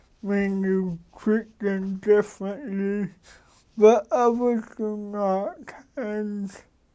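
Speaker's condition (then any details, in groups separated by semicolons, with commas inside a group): Cerebral palsy; atypical speech, adjusts speech for intelligibility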